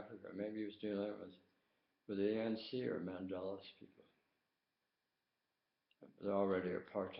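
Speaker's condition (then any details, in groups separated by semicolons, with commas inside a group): Tongue cancer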